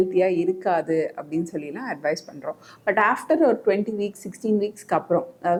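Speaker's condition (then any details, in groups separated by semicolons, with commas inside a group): No condition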